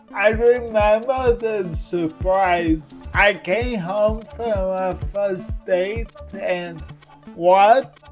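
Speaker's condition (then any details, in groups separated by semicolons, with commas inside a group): Cerebral palsy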